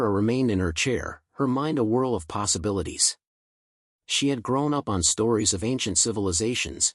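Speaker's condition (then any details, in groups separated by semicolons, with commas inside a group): No condition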